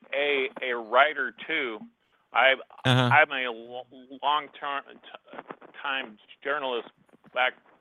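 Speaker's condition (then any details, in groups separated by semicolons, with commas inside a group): Stutter; cerebral palsy; cerebral palsy from birth, very limited use of right side; words flow once involved in topic, host says sounds great; repeated sounds, prolonged sounds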